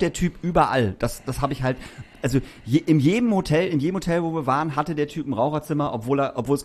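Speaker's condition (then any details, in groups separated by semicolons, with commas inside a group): No condition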